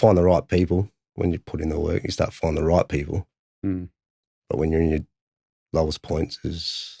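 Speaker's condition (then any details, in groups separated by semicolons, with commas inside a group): No condition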